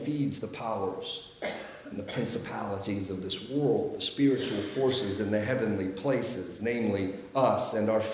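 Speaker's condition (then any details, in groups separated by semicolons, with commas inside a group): No condition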